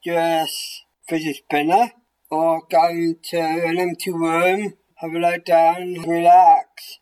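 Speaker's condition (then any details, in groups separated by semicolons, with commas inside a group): Down syndrome; congenital, present since birth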